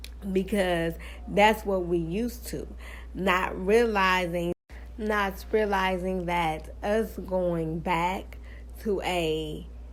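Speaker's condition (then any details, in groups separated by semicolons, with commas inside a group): Cerebral palsy, spastic; now talking and breathing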